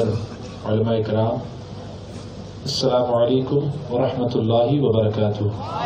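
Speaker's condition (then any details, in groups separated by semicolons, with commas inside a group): No condition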